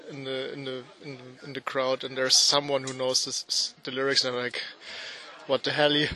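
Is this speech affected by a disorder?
No.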